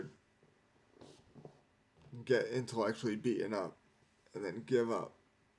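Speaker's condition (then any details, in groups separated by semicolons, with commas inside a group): Cerebral palsy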